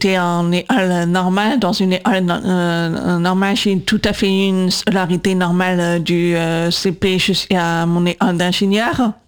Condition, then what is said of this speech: Deafness. Du coup j'ai fait de l'orthophonie pendant 20 ans pour apprendre à parler, à maîtriser ma voix, à entendre,